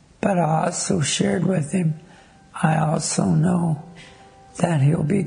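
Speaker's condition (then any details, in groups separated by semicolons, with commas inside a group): ALS; wheelchair user; diagnosed 5 years ago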